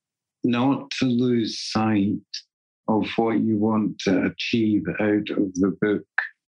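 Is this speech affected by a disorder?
Yes: Parkinson's disease; voice going, can no longer sing or do theatre.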